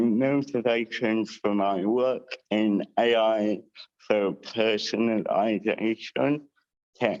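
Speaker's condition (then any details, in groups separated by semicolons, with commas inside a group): Cerebral palsy with dysarthria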